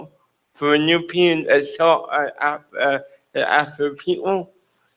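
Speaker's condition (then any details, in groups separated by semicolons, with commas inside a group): Cerebral palsy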